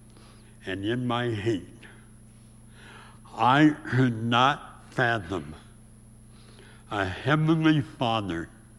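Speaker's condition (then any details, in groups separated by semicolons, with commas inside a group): Severe speech impediment; impediment heard on radio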